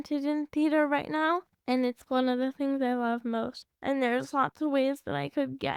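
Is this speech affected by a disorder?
Yes: cerebral palsy.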